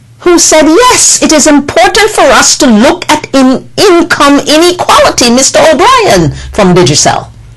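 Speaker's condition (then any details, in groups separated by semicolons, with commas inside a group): No condition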